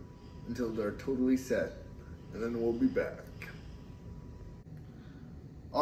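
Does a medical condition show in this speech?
Yes: cerebral palsy; uses wheelchair.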